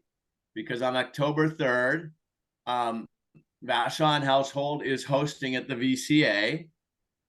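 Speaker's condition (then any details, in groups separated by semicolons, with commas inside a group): No condition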